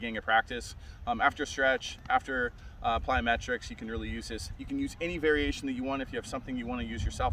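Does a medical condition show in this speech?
No.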